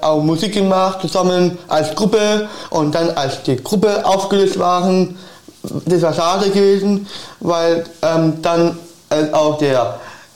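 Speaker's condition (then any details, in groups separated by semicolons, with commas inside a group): Down syndrome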